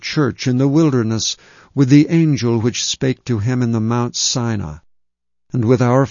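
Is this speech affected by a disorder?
No.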